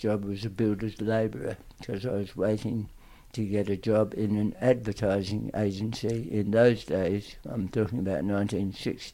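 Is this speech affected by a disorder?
Yes: tongue cancer; aggressive tongue cancer.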